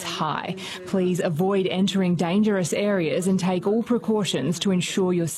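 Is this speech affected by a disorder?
No.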